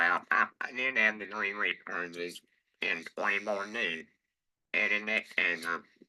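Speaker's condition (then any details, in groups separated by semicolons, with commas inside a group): Laryngectomy; total laryngectomy, stage four vocal cord tumors; TE voice or electrolarynx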